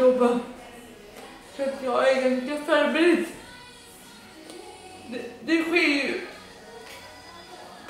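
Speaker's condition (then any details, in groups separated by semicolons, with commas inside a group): Dyskinetic cerebral palsy; dyskinetic form, severe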